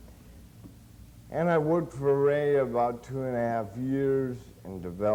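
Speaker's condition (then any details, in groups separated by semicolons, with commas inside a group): Cerebral palsy; since birth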